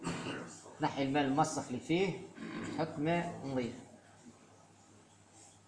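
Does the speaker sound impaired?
No.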